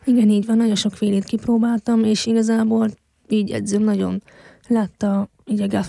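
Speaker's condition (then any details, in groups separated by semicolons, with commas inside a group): Hearing loss since birth; congenital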